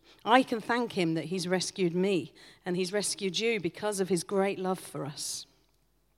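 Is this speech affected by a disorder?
No.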